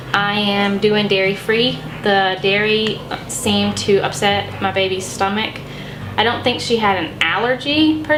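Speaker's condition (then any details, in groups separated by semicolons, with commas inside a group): No condition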